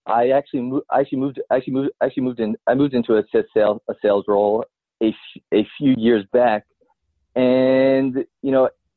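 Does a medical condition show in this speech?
Yes: stutter; years ago caused strong fear of answering the phone; ongoing stutter evident in speech; frequent word and phrase repetitions, part-word repetitions, many fillers like um and uh; here repeated sounds, repeated words, prolonged sounds.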